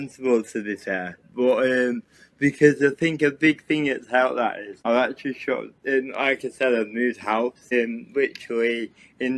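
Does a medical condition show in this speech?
Yes: cerebral palsy.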